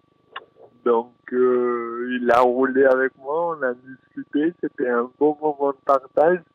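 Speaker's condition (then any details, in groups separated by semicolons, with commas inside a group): Dystonia; present since birth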